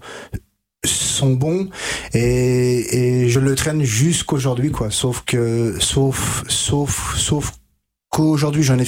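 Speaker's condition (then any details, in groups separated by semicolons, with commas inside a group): Stuttering; onset age 5-6, severe until 20, no childhood therapy, stuttering therapist Catherine Daubier in Nancy from age 20-22; age 33, about 27-28 years since onset, several years of speech therapy done, fluency techniques learned; blocks and repetitions, formerly blocked in every sentence, once could not read aloud, formerly signed with fingers; repeated words, prolonged sounds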